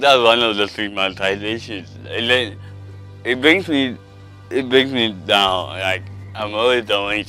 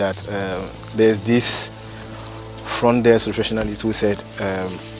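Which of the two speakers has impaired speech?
The first: cerebral palsy; unable to sit at 12 months.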